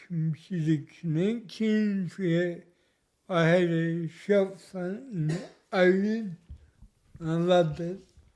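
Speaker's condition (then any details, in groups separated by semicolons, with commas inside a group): Cerebral palsy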